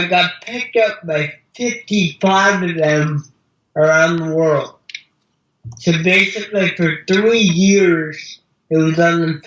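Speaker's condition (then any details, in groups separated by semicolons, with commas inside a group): Cerebral palsy; wheelchair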